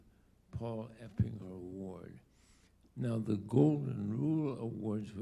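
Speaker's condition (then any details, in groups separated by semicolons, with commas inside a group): ALS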